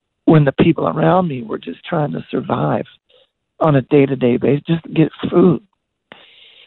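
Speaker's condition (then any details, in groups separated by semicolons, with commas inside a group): Voice disorder; worsened from 2002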